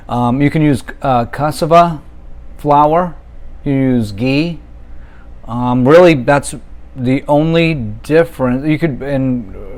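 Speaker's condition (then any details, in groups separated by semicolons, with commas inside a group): No condition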